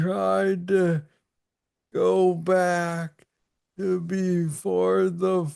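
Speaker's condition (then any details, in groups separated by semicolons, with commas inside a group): Parkinson's disease; young onset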